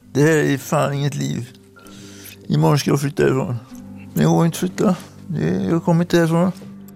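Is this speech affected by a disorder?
Yes: atypical Parkinson's; very rare severe form, began with finger tremors, sudden freezing of hand movement, walks with crutches; bad days: needs help with medication, dressing, toileting, goes stiff, sometimes cannot rise from bed.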